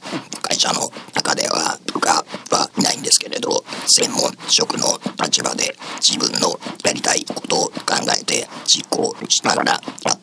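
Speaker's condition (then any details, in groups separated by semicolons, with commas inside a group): Laryngectomy, esophageal speech; voice lost with larynx removal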